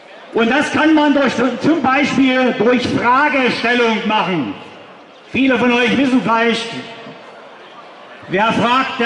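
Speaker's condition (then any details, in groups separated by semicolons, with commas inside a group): No condition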